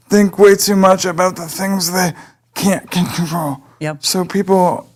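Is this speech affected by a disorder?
Yes: cerebral palsy; able to speak.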